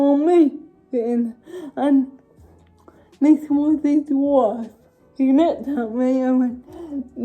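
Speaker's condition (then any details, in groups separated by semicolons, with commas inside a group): Cerebral palsy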